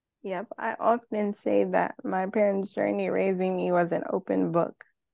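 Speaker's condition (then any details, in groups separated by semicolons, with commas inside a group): Cerebral palsy; wheelchair user; about 29 years since diagnosis, uses wheelchair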